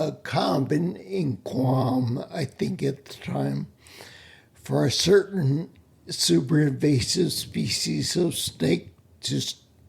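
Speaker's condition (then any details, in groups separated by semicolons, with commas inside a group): Spinocerebellar ataxia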